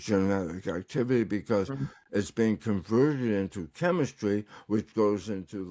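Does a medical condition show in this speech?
Yes: tongue cancer; recovering, tongue exercises.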